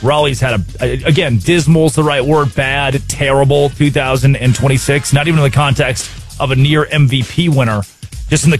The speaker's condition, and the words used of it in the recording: No condition.